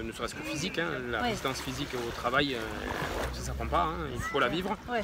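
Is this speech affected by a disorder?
No.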